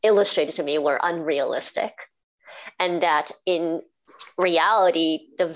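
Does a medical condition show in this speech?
Yes: cleft palate and cleft lip; congenital, speech therapy as a teenager.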